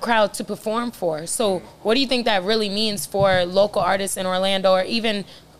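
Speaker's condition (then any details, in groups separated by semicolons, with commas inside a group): No condition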